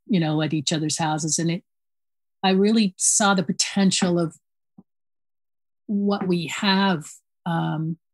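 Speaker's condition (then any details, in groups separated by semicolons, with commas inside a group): No condition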